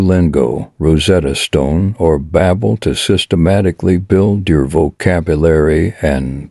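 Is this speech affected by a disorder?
No.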